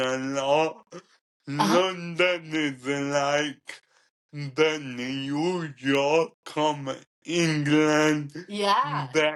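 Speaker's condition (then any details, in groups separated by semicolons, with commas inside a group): Cerebral ataxia; degenerative, present from birth; diagnosed about 12 years ago, uses wheelchair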